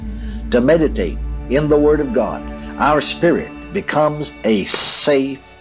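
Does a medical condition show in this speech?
No.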